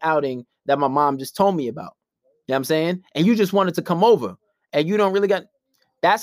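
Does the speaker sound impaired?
No.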